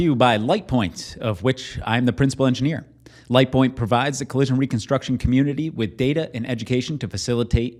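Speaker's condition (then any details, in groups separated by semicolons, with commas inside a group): No condition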